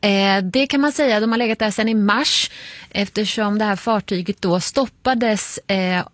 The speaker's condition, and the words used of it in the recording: None; typical speech.